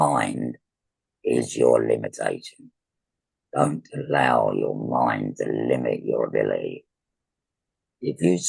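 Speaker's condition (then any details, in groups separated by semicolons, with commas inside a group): Laryngectomy for laryngeal cancer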